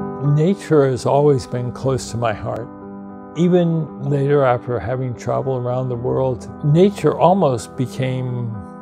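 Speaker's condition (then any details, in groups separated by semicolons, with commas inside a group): ALS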